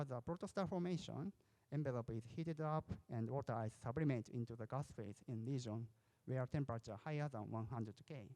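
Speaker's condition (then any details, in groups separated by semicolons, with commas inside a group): No condition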